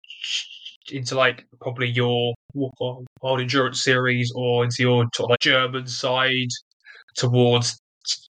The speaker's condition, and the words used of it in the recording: Stuttering. Even speaking to you now, obviously I have a stutter, but I'm trying to ignore the fact that I'm making those